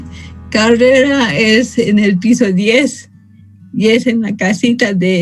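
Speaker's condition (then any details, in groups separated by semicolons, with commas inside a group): Cerebral palsy from birth; speech and language affected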